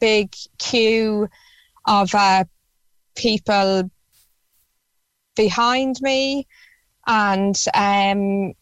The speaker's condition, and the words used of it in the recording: Stuttering. I don't really stutter around my brother, around my sister.